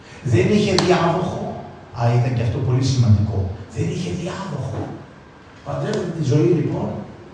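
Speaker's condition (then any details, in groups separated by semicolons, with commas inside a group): No condition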